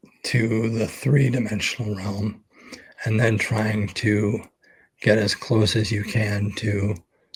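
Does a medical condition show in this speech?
Yes: ALS; expects to lose voice very soon.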